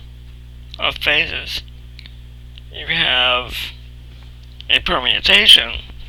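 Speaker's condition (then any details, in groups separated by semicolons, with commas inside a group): Cerebral palsy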